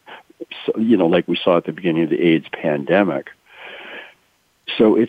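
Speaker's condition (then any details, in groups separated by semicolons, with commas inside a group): No condition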